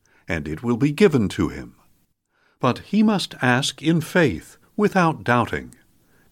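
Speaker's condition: No condition

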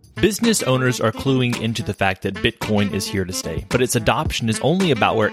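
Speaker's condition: No condition

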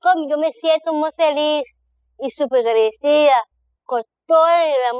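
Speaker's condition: Down syndrome; present from birth

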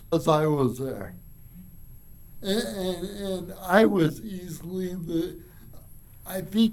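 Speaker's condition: Cerebral palsy; from birth

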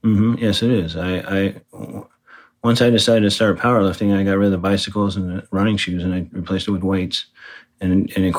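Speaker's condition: Parkinson's disease; heavy weightlifting

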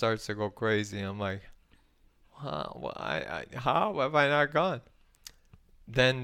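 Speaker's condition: ALS; pain meds afterward

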